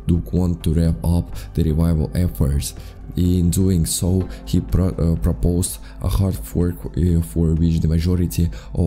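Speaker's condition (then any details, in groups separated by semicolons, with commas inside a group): No condition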